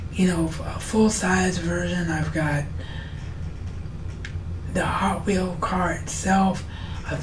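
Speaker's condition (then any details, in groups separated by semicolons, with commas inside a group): Cerebral palsy; wheelchair bound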